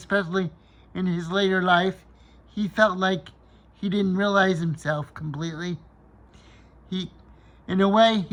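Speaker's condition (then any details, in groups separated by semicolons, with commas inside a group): Cerebral palsy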